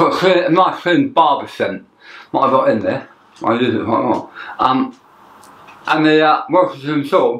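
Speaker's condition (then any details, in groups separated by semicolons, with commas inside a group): Tongue cancer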